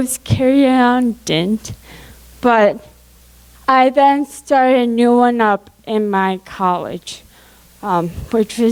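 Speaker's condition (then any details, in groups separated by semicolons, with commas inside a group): Cerebral palsy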